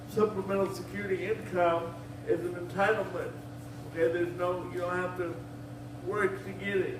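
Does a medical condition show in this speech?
Yes: cerebral palsy; wheelchair user.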